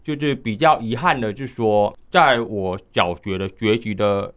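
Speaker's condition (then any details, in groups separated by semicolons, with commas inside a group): Hearing impairment, high-frequency hearing loss; mild, high pitches barely heard, misses teammates' calls without assistive device, uses hand signals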